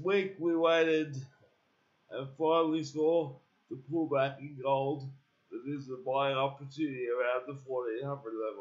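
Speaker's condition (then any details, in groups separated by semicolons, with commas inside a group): Cerebral palsy; uses wheelchair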